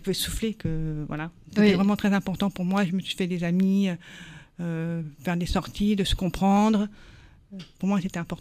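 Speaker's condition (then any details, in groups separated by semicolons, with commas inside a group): Born deaf; congenital deafness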